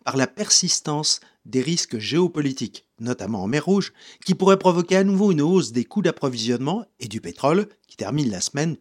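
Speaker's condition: No condition

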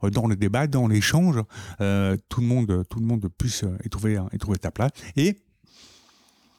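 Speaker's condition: Profound deafness from birth, congenital

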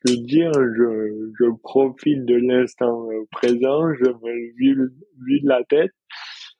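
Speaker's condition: Dystonia; no longer falls

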